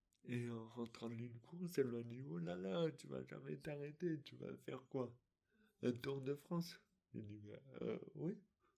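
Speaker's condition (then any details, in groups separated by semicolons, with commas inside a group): Dystonia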